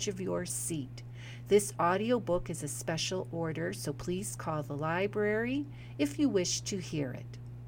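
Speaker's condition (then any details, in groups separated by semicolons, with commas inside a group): No condition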